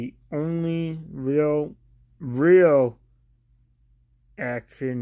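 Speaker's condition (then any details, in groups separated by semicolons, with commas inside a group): Cerebral palsy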